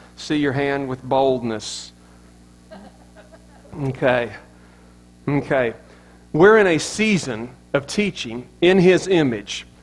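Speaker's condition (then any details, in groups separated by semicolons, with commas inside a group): No condition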